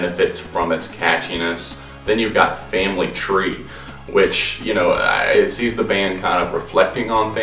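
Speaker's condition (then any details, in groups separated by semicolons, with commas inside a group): No condition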